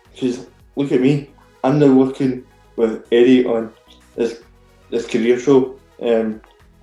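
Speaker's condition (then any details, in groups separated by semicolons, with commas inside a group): Cerebral palsy; very rigid body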